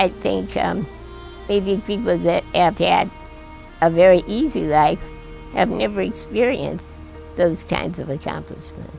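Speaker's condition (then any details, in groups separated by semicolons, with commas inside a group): Spinal muscular atrophy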